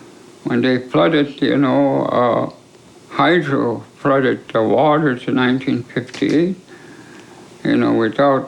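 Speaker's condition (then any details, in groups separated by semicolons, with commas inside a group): ALS; affects swallowing and speech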